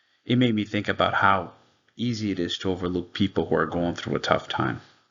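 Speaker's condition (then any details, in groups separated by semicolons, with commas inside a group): No condition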